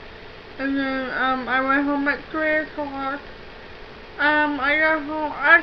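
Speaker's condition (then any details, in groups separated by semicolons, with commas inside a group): Cerebral palsy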